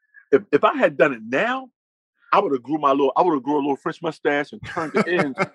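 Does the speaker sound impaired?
No.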